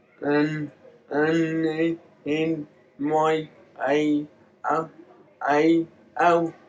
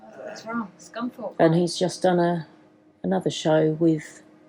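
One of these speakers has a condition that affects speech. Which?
The first: cerebral palsy.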